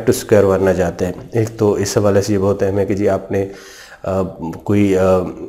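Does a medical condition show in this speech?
No.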